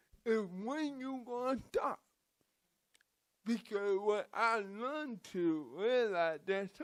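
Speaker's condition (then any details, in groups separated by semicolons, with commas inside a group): Cerebral palsy; from birth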